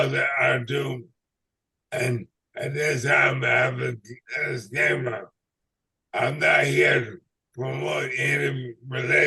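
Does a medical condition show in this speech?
Yes: ALS/MND.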